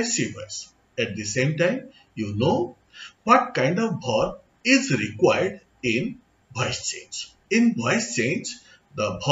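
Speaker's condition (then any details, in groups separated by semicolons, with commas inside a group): No condition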